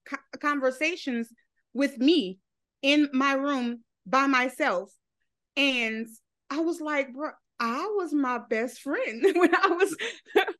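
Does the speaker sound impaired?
Yes: stutter; stutter since age 3, speech therapy since first grade; ongoing stutter; here repeated sounds.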